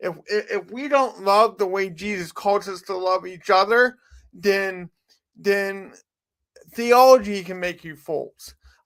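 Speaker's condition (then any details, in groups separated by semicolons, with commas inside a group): Cerebral palsy; from birth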